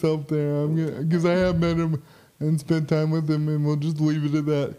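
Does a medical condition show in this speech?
Yes: quad spastic cerebral palsy; spastic quadriplegic cerebral palsy, uses power wheelchair.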